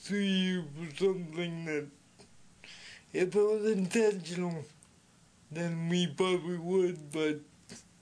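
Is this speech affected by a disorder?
Yes: speech impediment; sometimes hard for others to understand, masked poll worker behind plexiglass could not understand.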